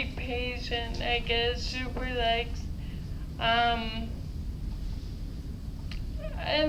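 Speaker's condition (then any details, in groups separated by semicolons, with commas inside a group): Dysarthria; slurred speech, worse loud, variable days, pauses to breathe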